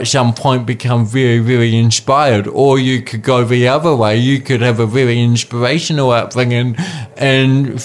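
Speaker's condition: Cerebral palsy; stopped childhood therapies, later physio through athletics

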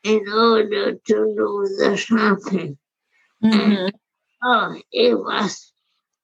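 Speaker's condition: Primary lateral sclerosis; wheelchair use

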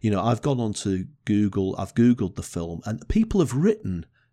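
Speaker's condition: No condition

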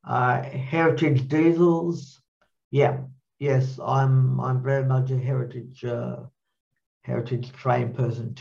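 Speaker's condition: Cerebral palsy, mild

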